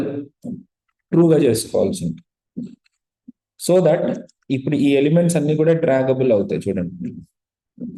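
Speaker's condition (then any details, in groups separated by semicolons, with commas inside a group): No condition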